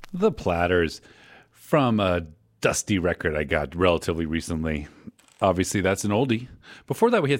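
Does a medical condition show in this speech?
No.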